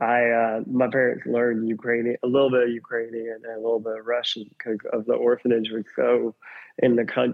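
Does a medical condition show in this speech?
Yes: cleft lip and palate; congenital.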